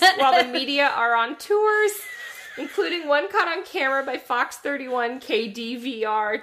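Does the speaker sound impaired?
No.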